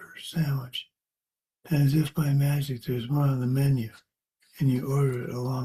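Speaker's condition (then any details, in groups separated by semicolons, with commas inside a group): Parkinson's; age 73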